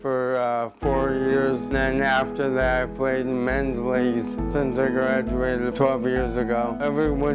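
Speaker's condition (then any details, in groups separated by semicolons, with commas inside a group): ALS; slurred, poor speech, expects to lose speech entirely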